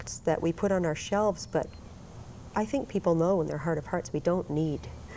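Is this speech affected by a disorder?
No.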